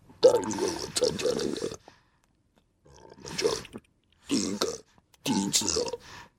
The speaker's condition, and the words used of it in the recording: Laryngectomy. 他非常厉害，他花了很长的一段时间呢，学习所谓的食道语，就是用这个嗯、呃、空气震动的原理让。